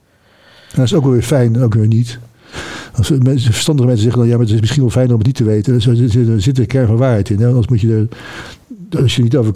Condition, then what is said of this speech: Parkinson's disease. En daaronder heb ik een soort kaakspasme.